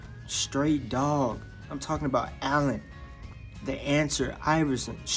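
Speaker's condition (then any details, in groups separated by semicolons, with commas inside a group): No condition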